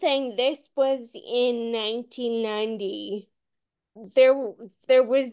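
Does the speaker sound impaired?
Yes: Friedreich's ataxia; progressive muscular dystrophy form, symptoms from about 13, diagnosed at 17, initially called mild, walking difficulty; voice worsened, cadence and slurring getting worse.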